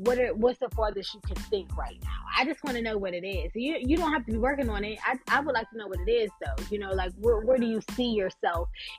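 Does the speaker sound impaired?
No.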